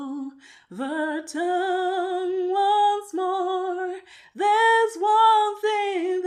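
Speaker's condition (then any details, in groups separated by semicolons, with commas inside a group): No condition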